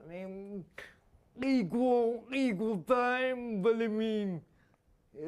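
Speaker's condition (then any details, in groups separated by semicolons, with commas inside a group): Spastic quadriplegia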